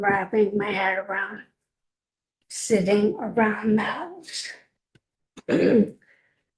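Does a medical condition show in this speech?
Yes: ALS; voice obviously deteriorating.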